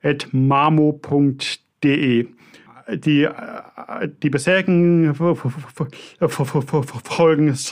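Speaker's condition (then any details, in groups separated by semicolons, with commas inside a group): Stuttering; developmental, lifelong, possibly inherited, father stuttered, brother fluent, logopedic speech therapy, constant since second grade; strong stuttering, stronger than interviewee's ten-year-old son's, syllable and word repetitions, frequent filler interjections; repeated sounds, prolonged sounds, blocks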